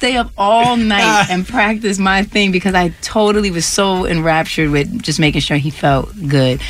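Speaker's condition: No condition

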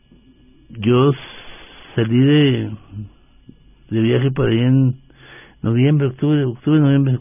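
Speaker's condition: Parkinson's disease; stooped posture at times, loss of strength, walking, running and tennis prescribed by neurologist; voice sometimes trembles, sometimes understood, sometimes not understood at all

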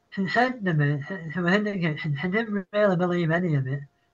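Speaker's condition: Parkinson's; citing Parkinson's

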